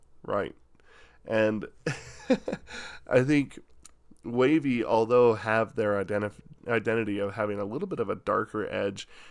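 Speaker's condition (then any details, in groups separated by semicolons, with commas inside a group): No condition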